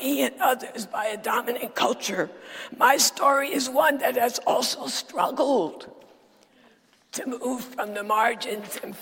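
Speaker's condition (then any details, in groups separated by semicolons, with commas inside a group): Dysphonia; still preaches with this voice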